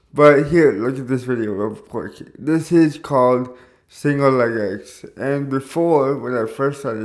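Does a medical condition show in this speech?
Yes: cerebral palsy; caused by stroke at birth.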